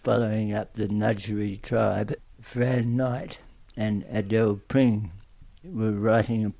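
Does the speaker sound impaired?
Yes: tongue cancer; aggressive tongue cancer.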